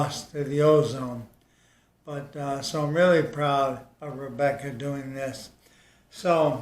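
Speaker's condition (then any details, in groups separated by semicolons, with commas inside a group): ALS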